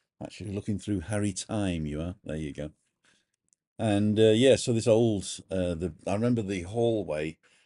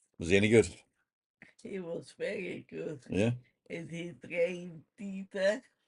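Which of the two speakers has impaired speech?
The second: multiple sclerosis.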